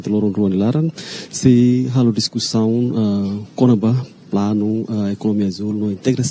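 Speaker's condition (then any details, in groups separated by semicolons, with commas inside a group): No condition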